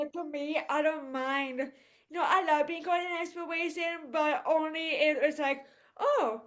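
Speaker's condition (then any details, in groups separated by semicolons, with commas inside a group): Cerebral palsy; voice affected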